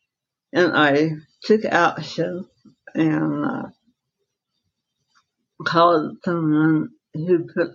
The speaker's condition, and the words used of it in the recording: Dystonia. And I have a slight speech impediment.